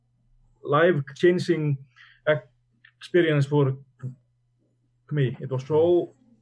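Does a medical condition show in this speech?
Yes: stuttering; stuttering since childhood, speech therapy ages 7 to 12 and 17 to 20, ELSA youth camps, no family members who stutter; here blocks.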